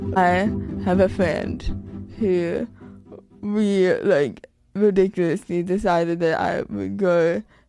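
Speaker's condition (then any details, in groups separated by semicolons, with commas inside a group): Cerebral palsy; full-time wheelchair user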